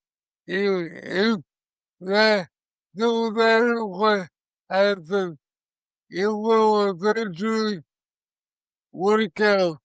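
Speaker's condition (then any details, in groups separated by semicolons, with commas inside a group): Cerebral palsy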